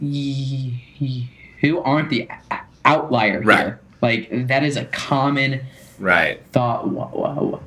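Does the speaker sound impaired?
Yes: stuttering; not caused by nervousness; stutters openly, no longer switches words; now stutters through words, sometimes fluent; here blocks.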